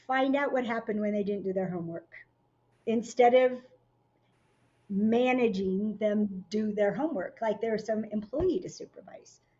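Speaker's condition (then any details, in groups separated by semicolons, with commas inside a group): No condition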